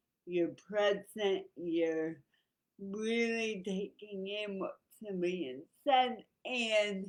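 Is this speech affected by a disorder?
Yes: cerebral palsy; noticeably affected speech.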